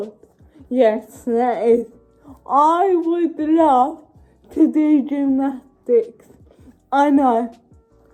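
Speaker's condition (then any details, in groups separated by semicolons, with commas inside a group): Cerebral palsy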